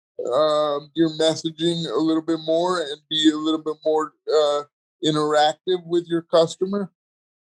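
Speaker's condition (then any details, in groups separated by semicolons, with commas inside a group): Cerebral palsy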